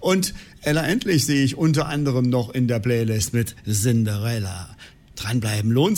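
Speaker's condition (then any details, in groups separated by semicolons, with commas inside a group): No condition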